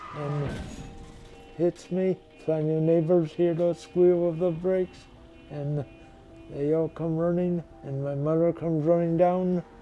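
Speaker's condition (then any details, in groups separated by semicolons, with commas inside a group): Traumatic brain injury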